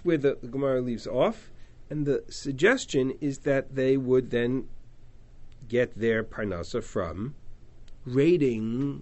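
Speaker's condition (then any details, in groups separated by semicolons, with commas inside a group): No condition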